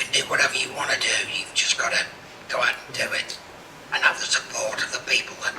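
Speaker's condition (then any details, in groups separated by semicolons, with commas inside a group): Laryngectomy; speaks with speaking valve, valve replaced about every 3 months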